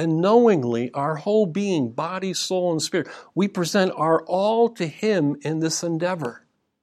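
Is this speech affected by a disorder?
No.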